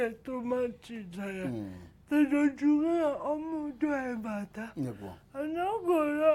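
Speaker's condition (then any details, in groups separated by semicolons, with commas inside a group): Cerebral palsy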